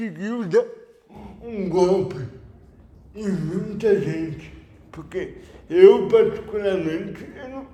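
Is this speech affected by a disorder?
Yes: cerebral palsy.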